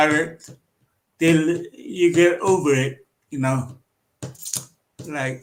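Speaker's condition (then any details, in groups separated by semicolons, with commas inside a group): Cerebral palsy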